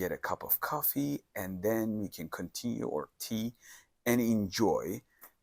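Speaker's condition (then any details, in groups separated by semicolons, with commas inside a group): No condition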